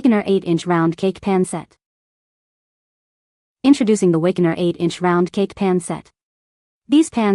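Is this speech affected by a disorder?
No.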